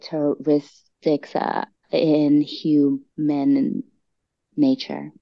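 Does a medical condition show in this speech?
Yes: stuttering; discloses stutter at start of conversations; here prolonged sounds, blocks.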